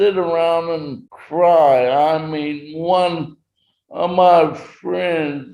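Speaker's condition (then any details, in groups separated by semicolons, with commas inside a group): Traumatic brain injury; 39 years since injury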